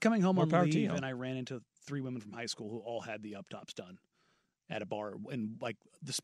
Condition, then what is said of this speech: No condition.